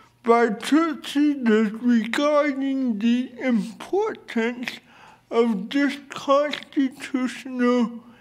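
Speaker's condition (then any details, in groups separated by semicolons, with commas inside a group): Cerebral palsy; brain damage at birth, affects movement and handwriting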